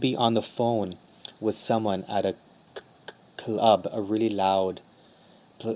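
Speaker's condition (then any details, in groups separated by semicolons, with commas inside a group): Stuttering; stutter since early childhood; stutters less while recording, more with recorder off or own voice muffled, stutters on 'animation'; blocks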